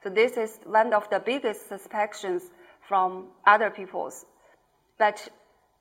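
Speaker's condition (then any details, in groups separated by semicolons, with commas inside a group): No condition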